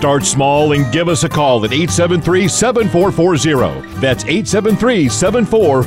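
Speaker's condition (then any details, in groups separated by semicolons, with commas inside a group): No condition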